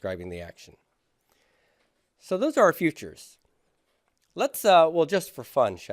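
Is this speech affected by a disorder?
No.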